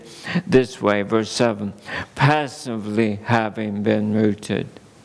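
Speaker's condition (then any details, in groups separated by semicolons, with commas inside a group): ALS; seeing doctors for multiple organic issues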